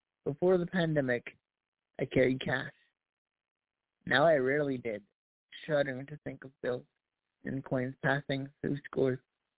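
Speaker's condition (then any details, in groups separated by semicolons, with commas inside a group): Cerebral palsy; voice improved over last year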